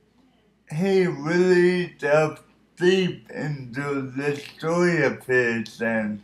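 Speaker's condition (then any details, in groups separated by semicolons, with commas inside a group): Cerebral palsy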